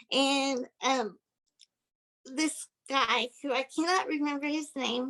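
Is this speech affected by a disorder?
Yes: cerebral palsy; physical disability.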